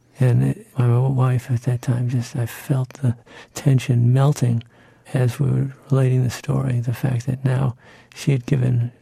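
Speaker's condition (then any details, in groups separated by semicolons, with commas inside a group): Parkinson's disease; possible REM sleep signs about ten years earlier, handwriting became illegible; symptoms for several years, diagnosis first suggested on sight by neurologist Dr. Martin Samuels; voice once decent, now fuzzy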